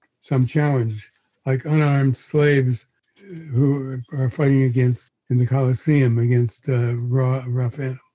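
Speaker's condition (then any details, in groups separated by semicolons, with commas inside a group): Parkinson's disease; sluggishness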